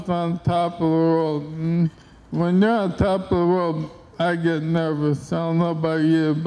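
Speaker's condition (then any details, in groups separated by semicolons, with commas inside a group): ALS; onset left hand and arm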